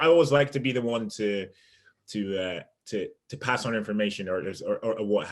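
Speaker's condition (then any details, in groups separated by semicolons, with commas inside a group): No condition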